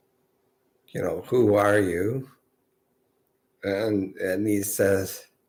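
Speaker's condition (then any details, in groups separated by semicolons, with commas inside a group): Multiple sclerosis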